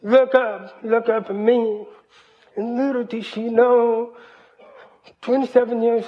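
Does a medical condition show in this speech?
Yes: hearing loss, cochlear implant; completely deaf until age 12, invasive painful surgery, speech therapy, college; doctors predicted poor speech at age 5, parents pushed speaking over sign language.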